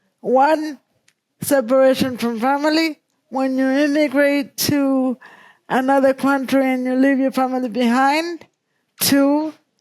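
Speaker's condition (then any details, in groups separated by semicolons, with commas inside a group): Cerebral palsy; present from birth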